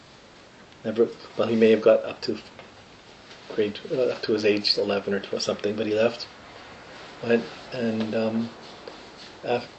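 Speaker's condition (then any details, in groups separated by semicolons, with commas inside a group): No condition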